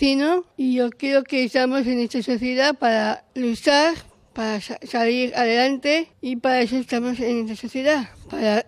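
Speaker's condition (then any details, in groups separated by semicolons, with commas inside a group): Down syndrome; aged 35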